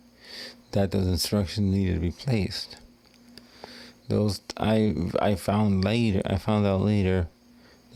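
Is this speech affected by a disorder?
Yes: cerebral palsy; wheelchair user.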